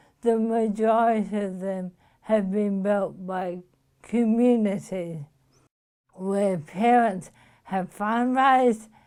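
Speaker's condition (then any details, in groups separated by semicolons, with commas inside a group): Motor neuron disease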